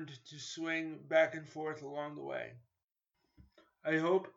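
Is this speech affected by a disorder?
Yes: cerebral palsy; cerebral palsy from spinal meningitis contracted at birth in 1972, stroller in early childhood, later crutches.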